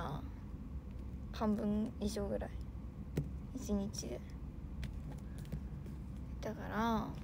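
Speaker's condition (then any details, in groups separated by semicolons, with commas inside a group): No condition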